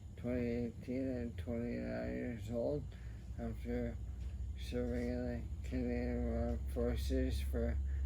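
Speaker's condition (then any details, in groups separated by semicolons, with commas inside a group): ALS, sporadic; speech affected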